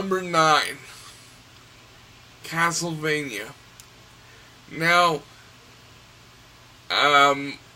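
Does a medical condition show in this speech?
Yes: cerebral palsy.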